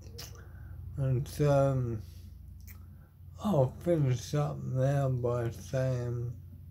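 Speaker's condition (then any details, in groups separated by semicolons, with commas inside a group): Motor neuron disease; terminal; body failing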